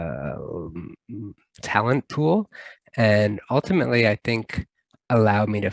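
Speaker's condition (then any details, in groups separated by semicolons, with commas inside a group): No condition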